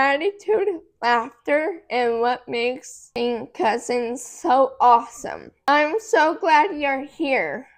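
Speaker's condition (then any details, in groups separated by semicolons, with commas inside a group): Cerebral palsy; hard to talk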